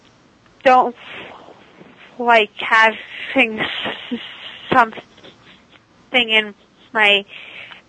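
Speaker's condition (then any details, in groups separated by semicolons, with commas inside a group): Stuttering; very severe third grade, worse high school, speakeasy from Dr. John Haskell, speech therapy helped core; moderate, occasional speakeasy in-ear delayed auditory feedback device, not worn on show; device cuts stuttering about 95%, still stutters at sentence onset, worse around unfamiliar people, sometimes avoids talking; repeated sounds, prolonged sounds, blocks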